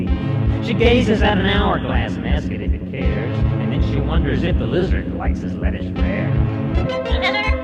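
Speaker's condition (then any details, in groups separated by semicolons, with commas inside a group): No condition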